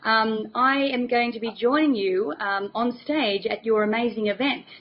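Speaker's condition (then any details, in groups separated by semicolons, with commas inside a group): No condition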